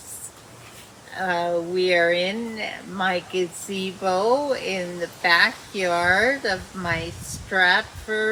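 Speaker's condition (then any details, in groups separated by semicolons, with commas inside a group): Dysarthria; speech worsening, still communicates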